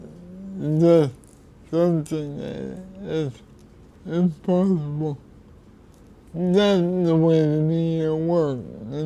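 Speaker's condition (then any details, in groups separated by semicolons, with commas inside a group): Cerebral palsy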